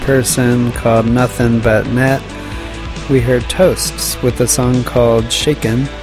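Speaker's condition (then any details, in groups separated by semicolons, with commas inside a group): No condition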